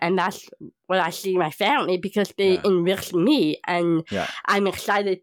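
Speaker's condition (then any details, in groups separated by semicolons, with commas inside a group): Down syndrome; past knee surgery with metal piece in knee, long hospital stay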